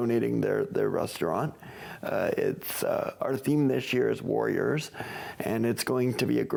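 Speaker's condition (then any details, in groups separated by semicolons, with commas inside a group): Cerebral palsy; from birth, premature, stopped breathing two minutes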